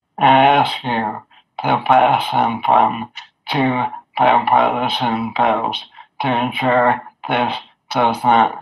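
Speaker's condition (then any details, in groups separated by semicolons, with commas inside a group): Amyotrophic lateral sclerosis; voice and hands affected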